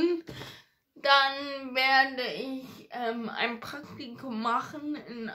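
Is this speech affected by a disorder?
Yes: ataxia; ataxia affecting hands and fingers.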